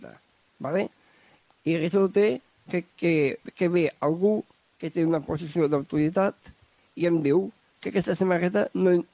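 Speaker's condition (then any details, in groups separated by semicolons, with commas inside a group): Down syndrome; extra chromosome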